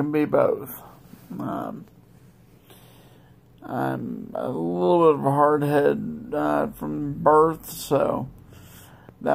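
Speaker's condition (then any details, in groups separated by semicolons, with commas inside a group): Multiple sclerosis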